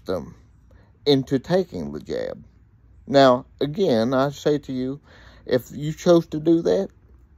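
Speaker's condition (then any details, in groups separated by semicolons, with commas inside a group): Cerebral palsy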